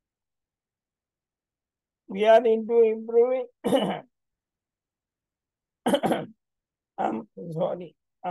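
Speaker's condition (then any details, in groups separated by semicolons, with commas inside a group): Motor neurone disease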